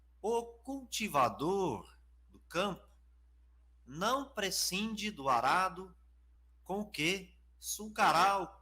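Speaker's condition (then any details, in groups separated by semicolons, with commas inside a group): No condition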